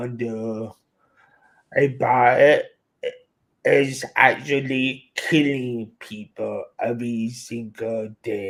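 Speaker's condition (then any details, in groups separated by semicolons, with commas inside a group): Cerebral palsy; affects speech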